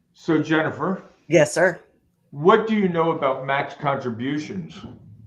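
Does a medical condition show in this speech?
No.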